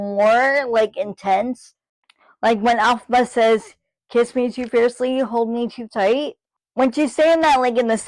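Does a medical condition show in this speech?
Yes: cerebral palsy, spastic.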